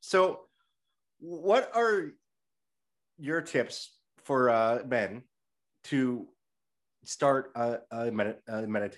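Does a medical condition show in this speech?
Yes: stutter; stutter audible during recording; stutter eases in native accent and rehearsed cadence, worse with nerves, blocks when rushing words; here repeated sounds, blocks.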